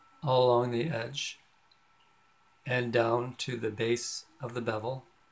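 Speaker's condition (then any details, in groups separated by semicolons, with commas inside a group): No condition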